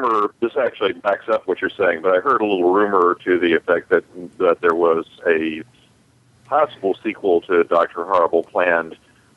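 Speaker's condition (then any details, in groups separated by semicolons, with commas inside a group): No condition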